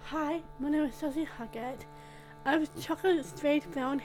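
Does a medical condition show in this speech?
Yes: Down syndrome; moyamoya, stroke, surgery by Dr. Smith at Boston Children's Hospital, another stroke; greatly recovered about 5 years after stroke and surgery; could not talk after stroke, speech and swallowing trouble after surgery, now speaking, progressed well.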